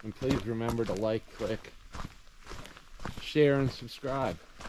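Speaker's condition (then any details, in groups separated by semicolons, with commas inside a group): No condition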